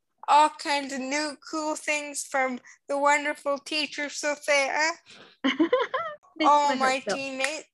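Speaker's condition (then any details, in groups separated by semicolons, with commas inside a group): Cerebral palsy; congenital spastic cerebral palsy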